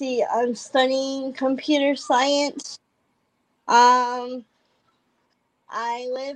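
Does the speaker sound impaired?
Yes: cerebral palsy; congenital, high muscle tone in lower body, cannot walk, drives electric wheelchair.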